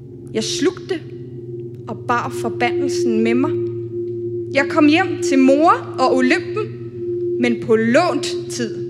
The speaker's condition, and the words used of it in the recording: None; typical speech.